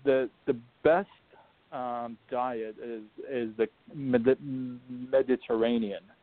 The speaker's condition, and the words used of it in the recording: Stuttering. Your audience is going to be adjusting their phone and internet and thinking that it's all about the reception.